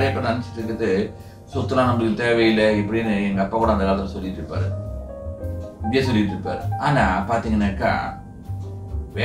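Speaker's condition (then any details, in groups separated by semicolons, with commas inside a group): No condition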